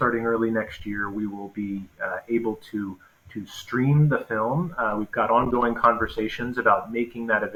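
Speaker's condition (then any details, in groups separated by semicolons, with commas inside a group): No condition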